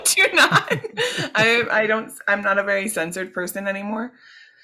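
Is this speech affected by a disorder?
No.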